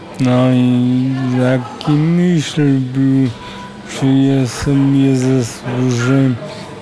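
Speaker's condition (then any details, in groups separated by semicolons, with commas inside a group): Aphasia; pool treatments at Lądek-Zdrój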